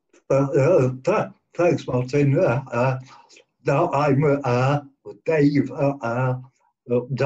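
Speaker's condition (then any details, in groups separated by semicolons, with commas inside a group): Cerebral palsy; present from birth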